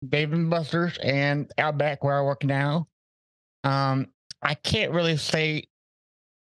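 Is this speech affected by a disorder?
Yes: cerebral palsy, mild.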